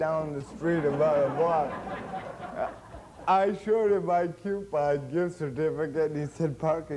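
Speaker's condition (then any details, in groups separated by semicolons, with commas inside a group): Cerebral palsy; since birth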